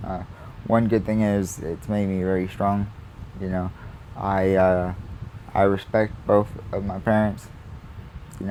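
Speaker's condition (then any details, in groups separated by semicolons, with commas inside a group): Cerebral palsy; uses wheelchair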